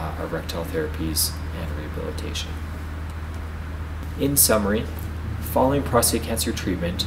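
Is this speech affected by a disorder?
No.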